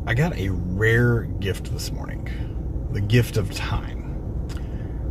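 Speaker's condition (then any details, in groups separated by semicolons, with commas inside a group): No condition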